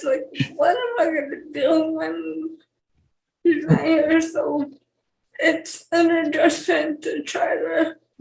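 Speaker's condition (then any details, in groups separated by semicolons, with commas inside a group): Cerebral palsy; wheelchair user; speech issues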